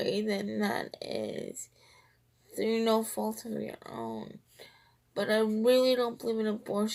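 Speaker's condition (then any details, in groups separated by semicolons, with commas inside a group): Cerebral palsy, triplegia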